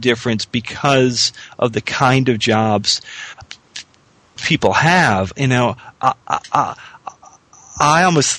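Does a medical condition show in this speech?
Yes: stuttering; person who stutters, most anxiety tied to stuttering; stuttered openly rather than hiding in past phone-heavy job, talked openly about stuttering; here prolonged sounds, blocks.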